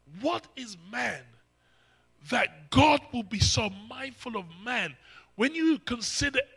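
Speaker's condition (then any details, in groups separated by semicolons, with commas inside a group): No condition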